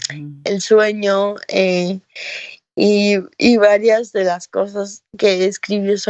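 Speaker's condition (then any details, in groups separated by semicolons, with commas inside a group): Cerebral palsy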